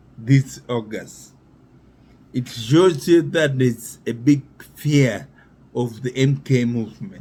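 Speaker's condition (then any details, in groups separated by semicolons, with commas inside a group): Neurological disease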